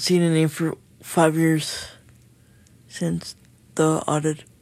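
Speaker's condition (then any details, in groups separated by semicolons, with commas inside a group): Cerebral palsy; uses motorized wheelchair, needs lift to get out of bed, round-the-clock caregivers, daily medication; in motorized wheelchair in studio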